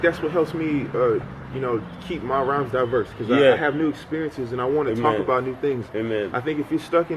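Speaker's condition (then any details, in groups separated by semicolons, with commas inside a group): No condition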